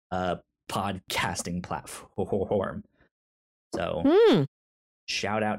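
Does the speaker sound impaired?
Yes: stutter; stutter since childhood, cause unknown, explained as brain moving faster than mouth, speech therapy in elementary school; stutters when talking; here prolonged sounds.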